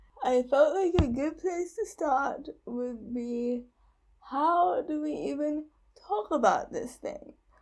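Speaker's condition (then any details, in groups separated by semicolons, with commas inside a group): Cerebral palsy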